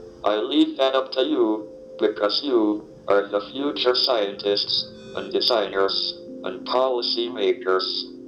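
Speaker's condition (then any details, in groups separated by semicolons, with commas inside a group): ALS, speech-generating device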